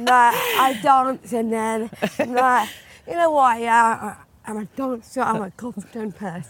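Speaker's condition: Down syndrome; Down syndrome from birth

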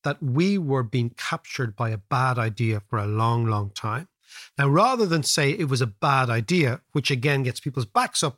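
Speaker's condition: No condition

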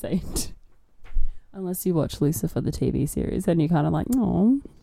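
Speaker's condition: No condition

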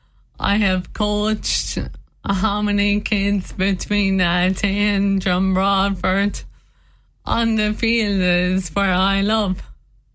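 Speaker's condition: Motor neurone disease; walking limited but still tries

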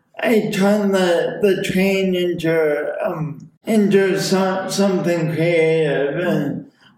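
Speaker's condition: Speech impediment; several points at once would be even more incomprehensible

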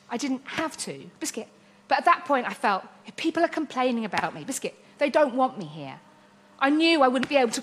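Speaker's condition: Tourette's; tics, walking wobbly and needing help at time of theatre trip; vocal tics; loud noises, shouted phrases including swearing

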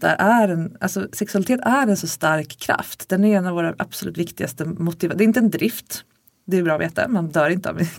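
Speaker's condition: No condition

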